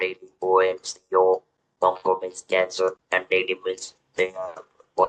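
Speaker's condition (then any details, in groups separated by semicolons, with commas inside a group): Throat cancer, electrolarynx user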